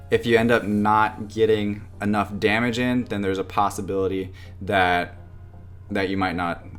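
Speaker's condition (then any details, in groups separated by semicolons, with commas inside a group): No condition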